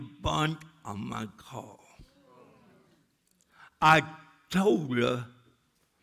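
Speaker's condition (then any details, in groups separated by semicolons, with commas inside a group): Cerebral palsy; speech still affected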